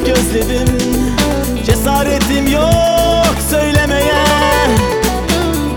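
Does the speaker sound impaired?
No.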